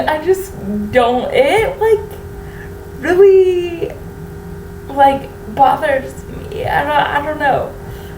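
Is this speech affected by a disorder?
Yes: cerebral palsy; wheelchair user.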